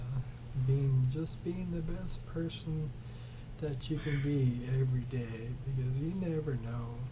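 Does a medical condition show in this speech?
Yes: ALS; arms, neck and throat affected.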